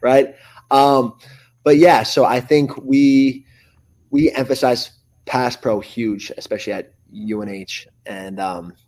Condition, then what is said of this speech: Stuttering. Because it sounds like you've really overcome that over your life up to this point.